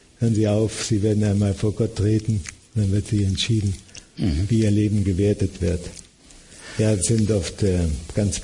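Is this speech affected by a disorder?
Yes: Parkinson's disease; diagnosed at age 57, began with resting hand tremor, confirmed by brain imaging; host asks for his voice to be made louder.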